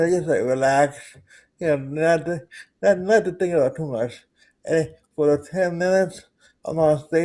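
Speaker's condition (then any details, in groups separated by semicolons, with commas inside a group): Cerebral palsy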